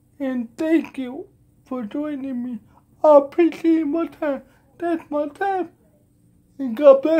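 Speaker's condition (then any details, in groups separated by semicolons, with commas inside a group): Cerebral palsy; present from birth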